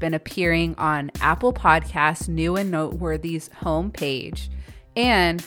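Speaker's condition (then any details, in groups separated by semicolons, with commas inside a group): No condition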